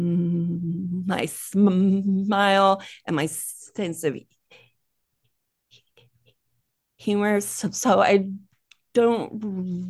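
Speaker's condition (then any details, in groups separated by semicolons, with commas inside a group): Stuttering; stutter since childhood, more severe when younger, quiet child avoiding speaking, NSA workshop in Fort Lauderdale; still stutters, no problems communicating at work, growing confidence; more comfortable the more people spoken to, sound repetitions; repeated sounds, prolonged sounds, blocks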